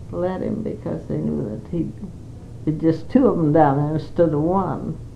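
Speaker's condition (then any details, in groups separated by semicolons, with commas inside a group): Parkinson's; Parkinson's for 5 years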